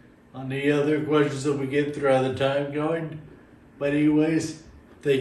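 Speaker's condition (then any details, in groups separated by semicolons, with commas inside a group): Friedreich's ataxia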